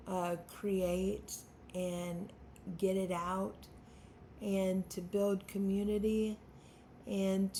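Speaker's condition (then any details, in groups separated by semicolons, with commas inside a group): Spastic quadriplegic cerebral palsy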